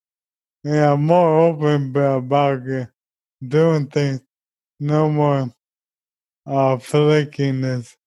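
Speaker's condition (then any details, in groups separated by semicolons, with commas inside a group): ALS; Taylor as paid caregiver 40 hours weekly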